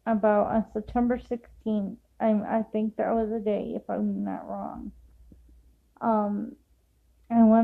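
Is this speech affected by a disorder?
Yes: cerebral palsy; affects walking.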